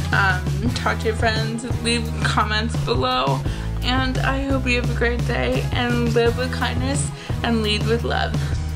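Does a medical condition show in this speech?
Yes: cerebral palsy.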